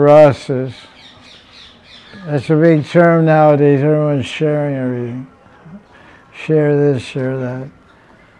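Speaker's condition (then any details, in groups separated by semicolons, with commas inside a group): Deafness; self-reported; unsure of microphone volume, asks audience whether heard, finds sound way too loud; fluent spoken lecture, reads translations aloud, relies on audience feedback for volume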